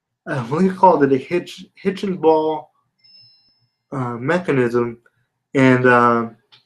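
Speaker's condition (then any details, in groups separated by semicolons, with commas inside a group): Spastic quadriplegia cerebral palsy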